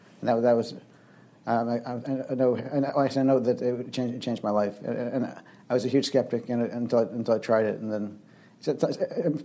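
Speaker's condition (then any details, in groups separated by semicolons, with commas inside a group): Young onset Parkinson's disease; over 20 years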